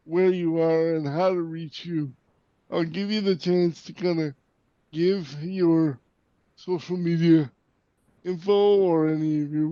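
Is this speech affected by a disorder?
Yes: cerebral palsy.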